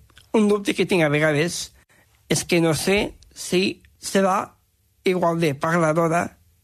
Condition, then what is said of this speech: Down syndrome. Perquè, clar, jo soc molt parlador.